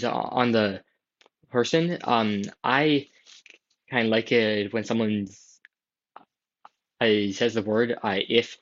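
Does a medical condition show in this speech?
Yes: stutter; genetic, father and maternal aunt also stuttered, past speech therapy relearning how to speak; age 16; many blocks and prolongations, blocks anywhere, prolongations mostly on s blends, occasional really bad stutters; here prolonged sounds, blocks.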